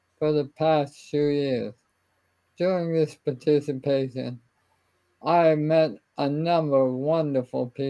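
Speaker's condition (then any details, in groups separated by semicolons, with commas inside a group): ALS; limb onset sporadic form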